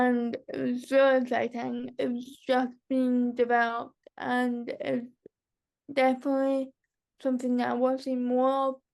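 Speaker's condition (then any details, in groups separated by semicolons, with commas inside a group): Cerebral palsy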